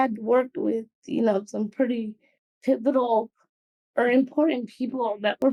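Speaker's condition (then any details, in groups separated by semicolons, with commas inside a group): Cerebral palsy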